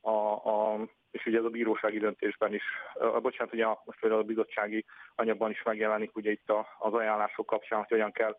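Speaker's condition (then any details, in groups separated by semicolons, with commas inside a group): No condition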